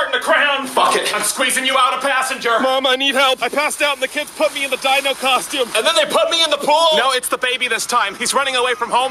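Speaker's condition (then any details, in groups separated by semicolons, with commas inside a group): No condition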